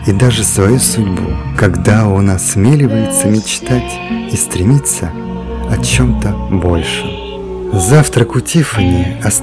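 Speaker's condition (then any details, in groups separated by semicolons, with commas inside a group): No condition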